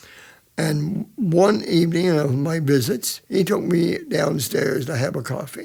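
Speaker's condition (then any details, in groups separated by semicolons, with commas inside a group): Cerebral palsy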